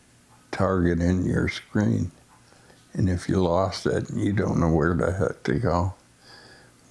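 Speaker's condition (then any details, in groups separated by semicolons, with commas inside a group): Essential tremor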